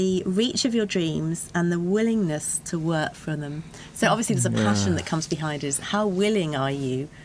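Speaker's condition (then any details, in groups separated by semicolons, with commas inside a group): No condition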